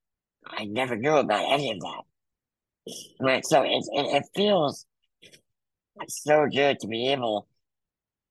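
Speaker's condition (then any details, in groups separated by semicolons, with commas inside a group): Muscular dystrophy; congenital, wheelchair user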